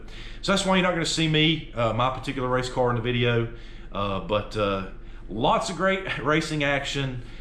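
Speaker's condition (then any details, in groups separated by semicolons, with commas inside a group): No condition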